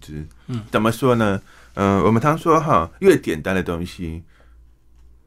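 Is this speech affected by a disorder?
Yes: hearing impairment.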